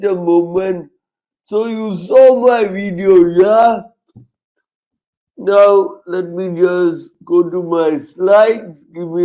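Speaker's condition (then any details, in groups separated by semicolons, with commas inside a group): Cerebral palsy, severe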